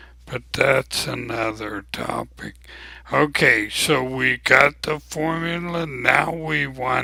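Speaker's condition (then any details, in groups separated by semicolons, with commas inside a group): ALS; abnormally slow voice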